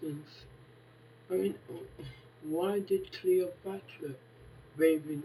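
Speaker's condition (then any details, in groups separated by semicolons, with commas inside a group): Facial palsy; can barely hear own speech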